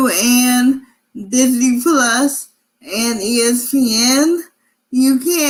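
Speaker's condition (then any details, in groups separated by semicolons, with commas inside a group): Cerebral palsy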